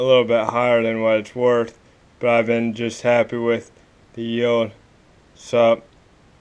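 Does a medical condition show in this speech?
Yes: cerebral palsy, spastic.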